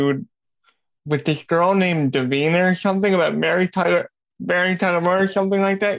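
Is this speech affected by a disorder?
Yes: cerebral palsy.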